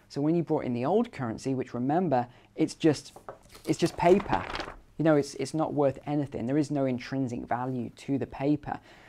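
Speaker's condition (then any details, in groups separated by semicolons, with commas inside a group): No condition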